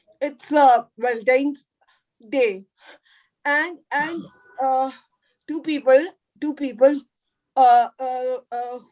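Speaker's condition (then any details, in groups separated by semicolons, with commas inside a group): Cerebral palsy; from birth, floppy limbs, poor head control; could not talk as a child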